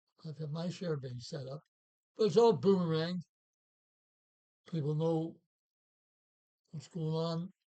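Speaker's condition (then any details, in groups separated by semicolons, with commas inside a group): Parkinson's; no voice the day before, can still say hello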